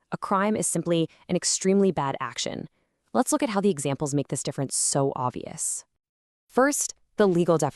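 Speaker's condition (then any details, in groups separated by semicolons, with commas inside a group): No condition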